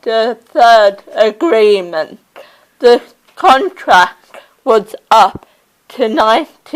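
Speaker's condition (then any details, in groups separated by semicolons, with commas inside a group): Cerebral palsy; oxygen starvation at birth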